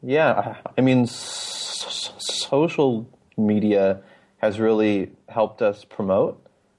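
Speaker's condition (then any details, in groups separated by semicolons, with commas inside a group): Stuttering; formerly on receiving end of stuttering support groups, NSA local chapters; talks more freely about and advertises stuttering, less ashamed since joining Stutter Social hangouts; prolonged sounds, blocks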